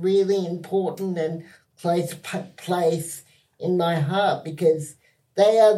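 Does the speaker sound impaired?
Yes: cerebral palsy, spastic quadriplegia.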